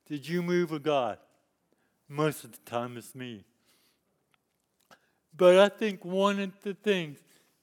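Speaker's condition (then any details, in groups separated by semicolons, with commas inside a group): Cerebral palsy; lifelong disability since youth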